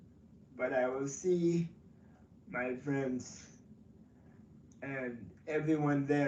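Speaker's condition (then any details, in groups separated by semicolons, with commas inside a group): Cerebral palsy; from birth, affects legs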